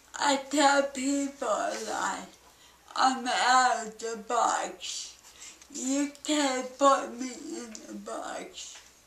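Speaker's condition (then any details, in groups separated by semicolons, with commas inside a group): Cerebral palsy; balance and speech most affected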